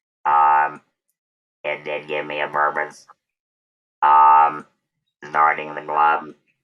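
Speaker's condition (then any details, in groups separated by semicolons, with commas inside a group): Total laryngectomy; total laryngectomy, laryngeal cancer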